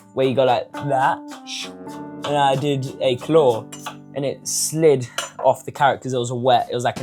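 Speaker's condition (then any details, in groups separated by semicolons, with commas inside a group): No condition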